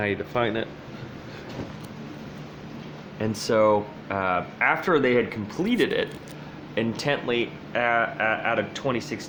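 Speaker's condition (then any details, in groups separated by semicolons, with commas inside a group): No condition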